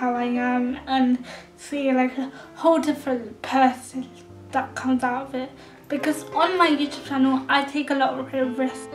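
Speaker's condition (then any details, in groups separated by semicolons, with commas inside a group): Cerebral palsy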